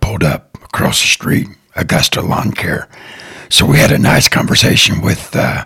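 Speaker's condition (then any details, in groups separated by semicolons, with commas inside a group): Throat cancer; voice affected, fears listeners criticizing voice, voice cannot be changed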